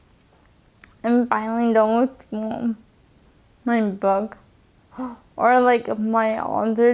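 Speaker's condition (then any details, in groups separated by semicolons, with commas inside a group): Cerebral palsy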